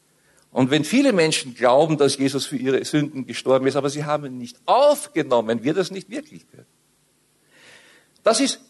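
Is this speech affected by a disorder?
No.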